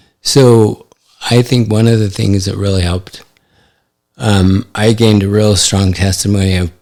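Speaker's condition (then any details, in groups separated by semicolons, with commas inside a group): ALS; affects hand function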